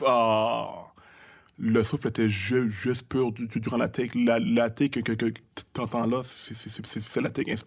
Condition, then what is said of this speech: Stuttering. Je vous avez marqué ça depuis de, euh, tantôt, depuis que je parle.